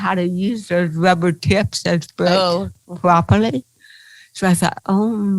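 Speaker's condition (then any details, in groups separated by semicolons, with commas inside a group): Cerebral palsy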